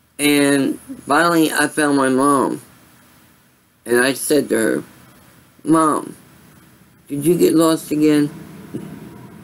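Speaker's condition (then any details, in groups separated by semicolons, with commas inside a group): Cerebral palsy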